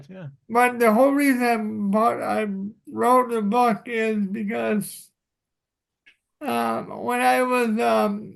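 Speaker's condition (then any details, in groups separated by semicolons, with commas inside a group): Cerebral palsy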